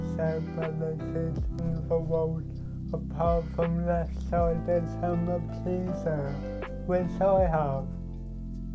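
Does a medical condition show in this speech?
Yes: cerebral palsy; speech improved over time.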